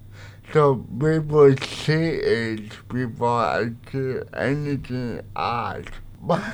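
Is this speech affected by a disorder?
Yes: cerebral palsy; uses light writer communication device; interview combines own voice with audio typed on Lightwriter communication device.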